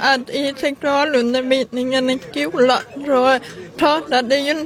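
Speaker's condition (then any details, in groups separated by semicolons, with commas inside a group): Cerebral palsy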